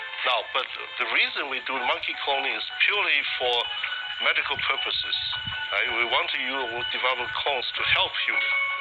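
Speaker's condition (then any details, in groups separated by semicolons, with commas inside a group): No condition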